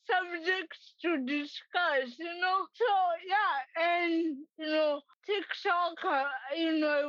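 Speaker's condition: Cerebral palsy; no longer takes medication

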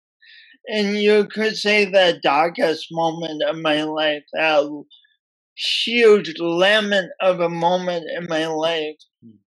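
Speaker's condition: Speech impediment from birth; oxygen loss at birth

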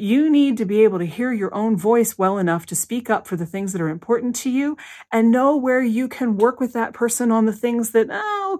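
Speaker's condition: No condition

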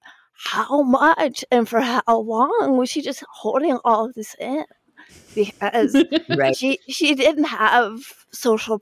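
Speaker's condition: Spasmodic dysphonia; likened to NPR host Diane Rehm

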